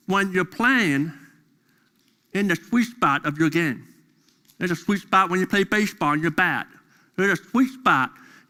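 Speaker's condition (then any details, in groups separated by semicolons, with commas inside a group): Deafness; deaf during school years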